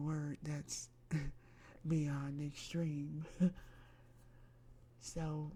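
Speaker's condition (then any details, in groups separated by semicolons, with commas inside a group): Myasthenia gravis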